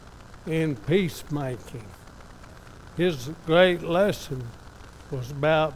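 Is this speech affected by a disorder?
Yes: ALS; somewhat affected, evident today.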